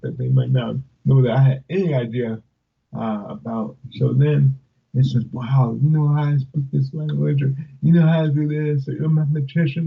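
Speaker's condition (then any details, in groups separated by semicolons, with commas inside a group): Cerebral palsy; speech affected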